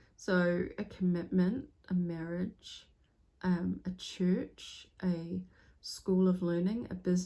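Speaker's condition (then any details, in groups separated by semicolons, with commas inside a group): No condition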